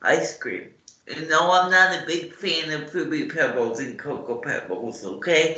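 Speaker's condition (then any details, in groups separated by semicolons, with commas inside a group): Cerebral palsy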